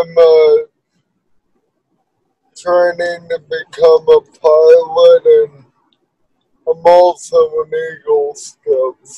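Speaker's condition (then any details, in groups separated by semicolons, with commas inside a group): Cerebral palsy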